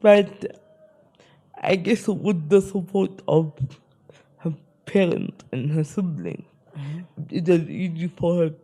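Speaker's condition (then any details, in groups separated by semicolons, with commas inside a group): Spastic cerebral palsy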